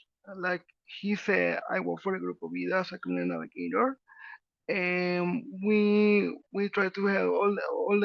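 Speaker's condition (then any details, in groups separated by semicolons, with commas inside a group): Cerebral palsy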